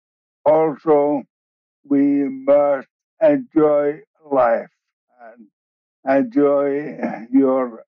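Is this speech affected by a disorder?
Yes: ALS; initially diagnosed bulbar-onset, later reclassified as regular form, wheelchair user; very slow progression, many years since diagnosis; slurred or slowed speech.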